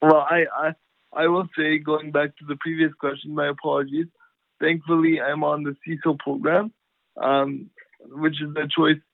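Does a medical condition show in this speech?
Yes: cerebral palsy; from birth, lifelong, power wheelchair, cannot walk, only left hand usable; in 20s, swimming as therapy, needs two support workers for swimming; uses voice very well, Siri voice texting on iPhone works with practice, sometimes misrecognized words.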